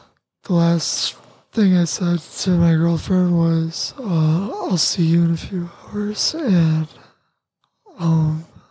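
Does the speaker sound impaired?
Yes: tracheostomy; tracheostomy connected to ventilator, paralysis after accident, breathing affected; ventilator dependent through tracheostomy; voice lost at first, spelled on communication board, voice later regained, cuff inflated at night stops talking.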